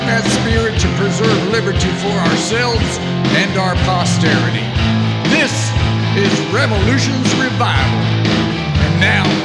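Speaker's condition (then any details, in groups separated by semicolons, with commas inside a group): No condition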